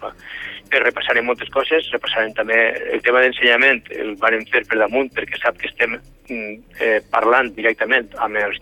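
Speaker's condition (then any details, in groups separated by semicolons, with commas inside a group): No condition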